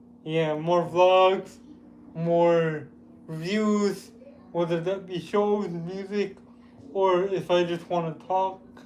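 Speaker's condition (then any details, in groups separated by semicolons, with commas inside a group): Cerebral palsy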